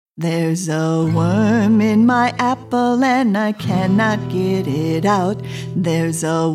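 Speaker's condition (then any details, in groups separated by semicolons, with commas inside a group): No condition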